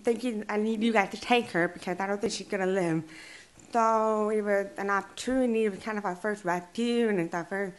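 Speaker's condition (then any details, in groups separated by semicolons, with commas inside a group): Deaf and hard of hearing; hearing aid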